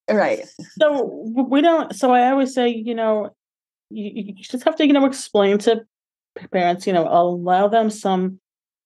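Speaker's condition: Stuttering; stuttering from age four, father stuttered, older daughter stuttered then stopped, intensive therapy in 20s; adult, learned speaking techniques; very severe when young, severe in early adulthood, frequent vocal cord blocks, hard time communicating; repeated sounds

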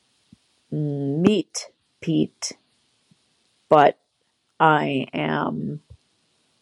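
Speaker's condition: Aphasia after stroke

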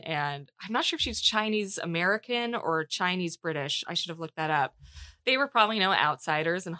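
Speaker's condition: No condition

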